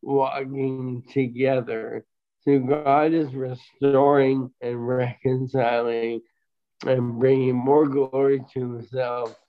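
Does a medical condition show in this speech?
Yes: bulbar onset ALS; brain breakdown with various muscles, voice affected first, diagnosed last fall; within last few months of diagnosis; voice deteriorating, expected to progress to swallowing and breathing.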